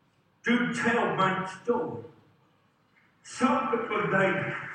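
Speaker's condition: Cerebral palsy; from birth

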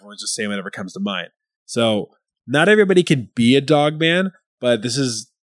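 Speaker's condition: No condition

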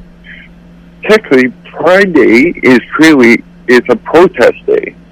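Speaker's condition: Cerebral palsy; accepts own voice

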